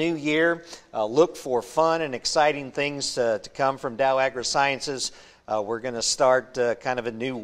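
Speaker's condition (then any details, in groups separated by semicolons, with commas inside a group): No condition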